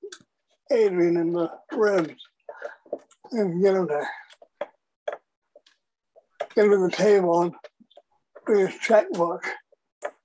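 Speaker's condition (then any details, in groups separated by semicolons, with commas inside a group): Parkinson's disease; young onset, diagnosed at 37 after about 5 years of noticed symptoms; about 25 years since diagnosis, tasks take two to three times longer, awaiting deep brain stimulation surgery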